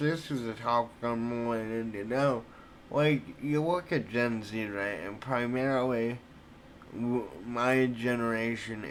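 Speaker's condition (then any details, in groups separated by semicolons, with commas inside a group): Cerebral palsy; speech affected by cerebral palsy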